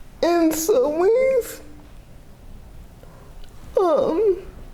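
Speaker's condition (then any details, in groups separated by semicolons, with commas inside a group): Cerebral palsy, severe; athetoid quadriplegia, arms, legs and trunk, hip surgeries; GMFCS level 4, power wheelchair, walks short distances assisted; speech may be hard to understand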